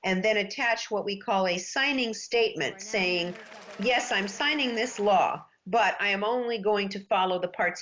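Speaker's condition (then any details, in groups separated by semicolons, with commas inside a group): No condition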